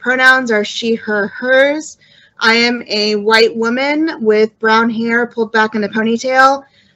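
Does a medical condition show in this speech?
No.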